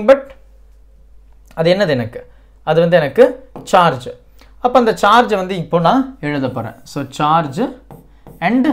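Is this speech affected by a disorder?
No.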